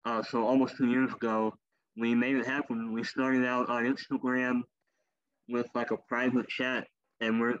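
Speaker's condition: Cleft lip and palate; former wheelchair user

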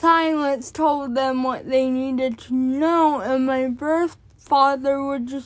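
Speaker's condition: Cerebral palsy; born addicted

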